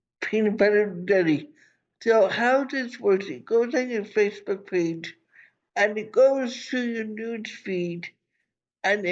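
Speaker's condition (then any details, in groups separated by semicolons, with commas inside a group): Cerebral palsy; from birth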